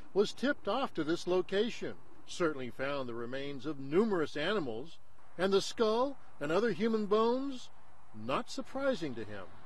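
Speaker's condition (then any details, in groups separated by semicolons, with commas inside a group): No condition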